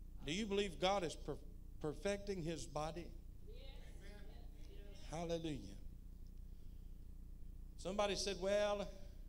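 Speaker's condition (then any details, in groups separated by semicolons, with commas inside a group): No condition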